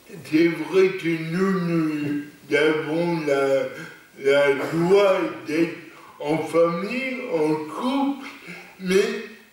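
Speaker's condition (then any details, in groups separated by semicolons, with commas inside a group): Cerebral palsy; lifelong, non-progressive; stable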